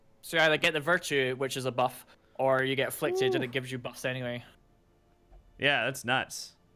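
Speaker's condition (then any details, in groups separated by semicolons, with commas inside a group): No condition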